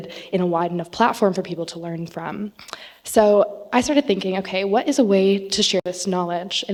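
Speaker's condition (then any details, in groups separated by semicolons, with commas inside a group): No condition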